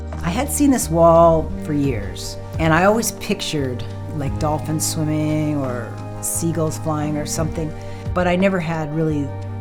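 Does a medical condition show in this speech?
No.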